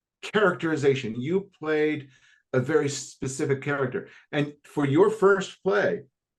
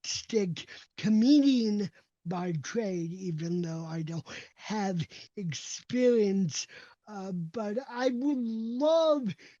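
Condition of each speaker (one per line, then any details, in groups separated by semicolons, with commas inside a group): No condition
Dystonia; dystonia with cerebral palsy from birth, neck and lower back surgeries; long-term medication, months unable to walk after fall; lifelong speech impediment, atypical voice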